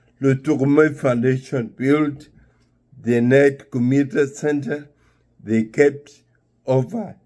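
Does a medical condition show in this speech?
Yes: neurological disease.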